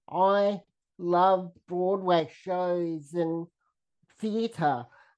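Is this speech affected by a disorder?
Yes: cerebral palsy; spastic quadriplegia, diagnosed at eight months old.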